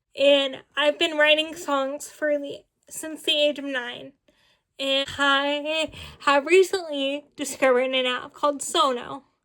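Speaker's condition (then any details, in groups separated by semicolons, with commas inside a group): Cerebral palsy, spastic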